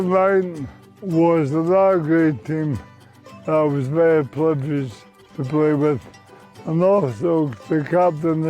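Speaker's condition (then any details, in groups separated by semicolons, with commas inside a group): Motor neuron disease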